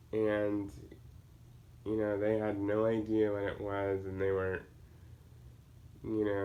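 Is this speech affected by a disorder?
Yes: cerebral palsy.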